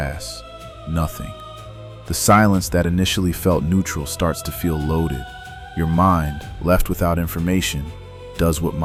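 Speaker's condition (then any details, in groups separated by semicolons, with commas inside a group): No condition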